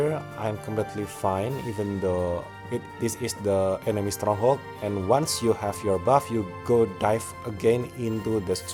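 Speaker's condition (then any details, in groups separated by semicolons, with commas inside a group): No condition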